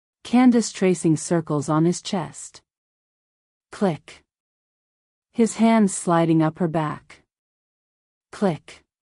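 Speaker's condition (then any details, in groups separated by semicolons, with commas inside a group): No condition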